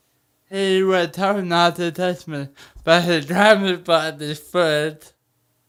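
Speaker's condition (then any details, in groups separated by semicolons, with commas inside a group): Cerebral palsy; spine surgery; able to walk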